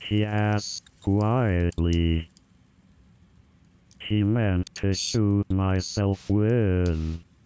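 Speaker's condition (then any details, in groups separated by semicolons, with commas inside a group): Amyotrophic lateral sclerosis; bulbar onset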